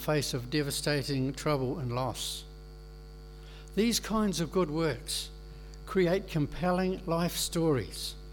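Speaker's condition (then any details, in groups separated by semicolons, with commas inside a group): No condition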